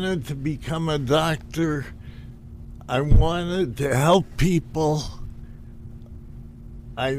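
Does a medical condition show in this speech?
Yes: Parkinson's disease; Parkinson's disease diagnosed about 15 years ago, asked neurologist about trying cannabis, childhood accident with disability.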